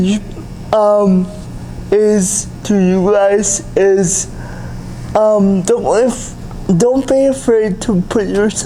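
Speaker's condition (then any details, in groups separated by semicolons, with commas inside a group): Cerebral palsy; from birth, cannot walk; able to speak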